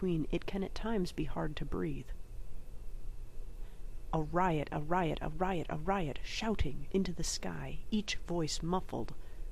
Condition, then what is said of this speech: No condition.